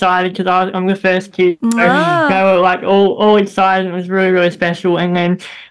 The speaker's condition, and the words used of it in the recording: Cleft palate. Like really, really airy, and it was nasally and stuff, but I'm so incredible to see how far I've come with my speech.